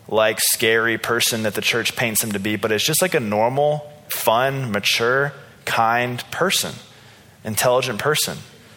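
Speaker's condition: No condition

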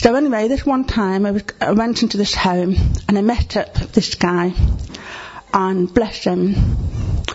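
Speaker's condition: Deafness; needs to see speaker's face

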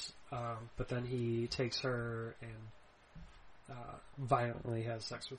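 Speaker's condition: No condition

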